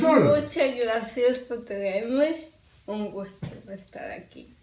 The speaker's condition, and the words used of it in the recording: Cerebral palsy. Siempre <laughs> le digo a la gente a mi paciente que yo hago como una persona con trago.